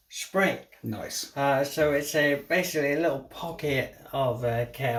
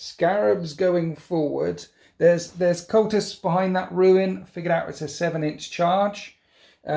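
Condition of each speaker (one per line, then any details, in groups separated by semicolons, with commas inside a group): Motor neuron disease; difficulty with fine hand tasks
No condition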